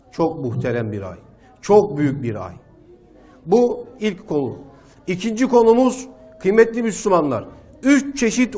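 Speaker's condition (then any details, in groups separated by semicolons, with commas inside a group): No condition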